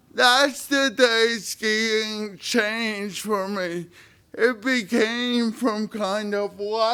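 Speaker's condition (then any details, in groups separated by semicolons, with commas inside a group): Spastic cerebral palsy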